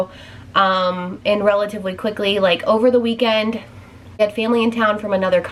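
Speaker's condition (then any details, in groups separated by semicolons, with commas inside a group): No condition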